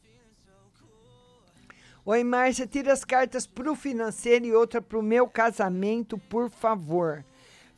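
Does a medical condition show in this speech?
No.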